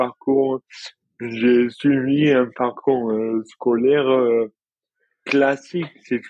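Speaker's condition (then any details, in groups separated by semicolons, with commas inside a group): Dystonia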